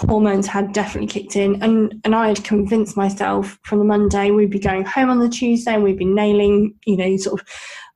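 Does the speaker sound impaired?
Yes: bilateral cleft lip and palate; congenital.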